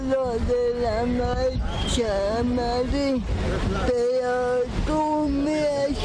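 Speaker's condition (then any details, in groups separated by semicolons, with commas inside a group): Cerebral palsy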